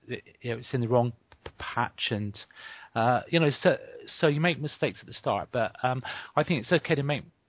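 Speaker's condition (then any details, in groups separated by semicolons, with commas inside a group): Stammer, mild; small stammer that comes and goes, once held back public speaking, now speaks on stage; stammered a tiny bit early on, stammered a bit again mid-interview; small stutter, sometimes gets stuck on words; repeated sounds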